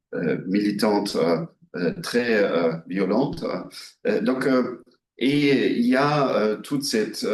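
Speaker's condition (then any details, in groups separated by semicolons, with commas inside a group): No condition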